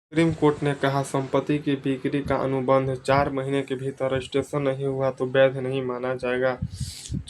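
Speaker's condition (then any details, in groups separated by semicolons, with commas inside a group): No condition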